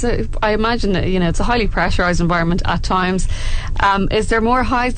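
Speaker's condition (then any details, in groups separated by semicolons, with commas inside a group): No condition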